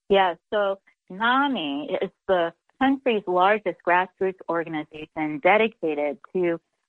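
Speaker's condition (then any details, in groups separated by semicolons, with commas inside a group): No condition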